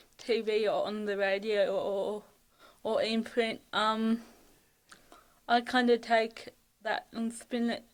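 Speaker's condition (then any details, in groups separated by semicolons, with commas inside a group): Cerebral palsy; ataxic, lack of oxygen at birth, arms and legs affected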